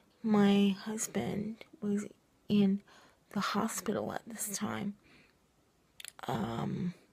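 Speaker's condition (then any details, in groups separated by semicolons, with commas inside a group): Cerebral palsy, triplegia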